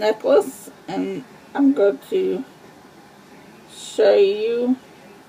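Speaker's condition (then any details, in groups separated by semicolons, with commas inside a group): Cerebral palsy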